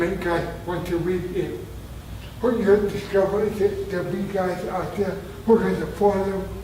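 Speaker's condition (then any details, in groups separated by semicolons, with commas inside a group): Traumatic brain injury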